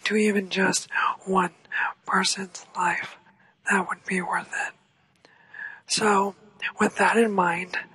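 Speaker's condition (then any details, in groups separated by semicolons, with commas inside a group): ALS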